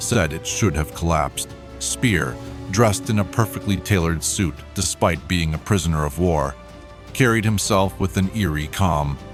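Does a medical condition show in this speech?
No.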